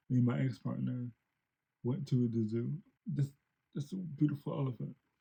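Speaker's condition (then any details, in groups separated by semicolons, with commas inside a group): Cerebral palsy; since birth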